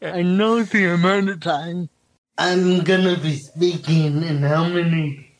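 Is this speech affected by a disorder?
Yes: cerebral palsy; noticeable speech impediment, consistent predictable speaking rate, says he is picking up host's stammer.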